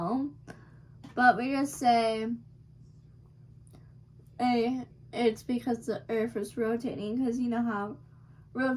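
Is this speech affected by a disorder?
Yes: cerebral palsy.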